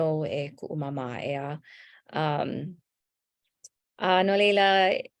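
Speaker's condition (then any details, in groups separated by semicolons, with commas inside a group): No condition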